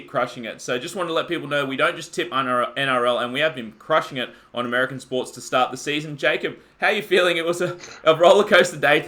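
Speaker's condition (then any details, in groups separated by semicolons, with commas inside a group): No condition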